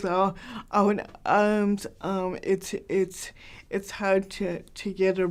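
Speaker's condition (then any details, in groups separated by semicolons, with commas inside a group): Cerebral palsy, mild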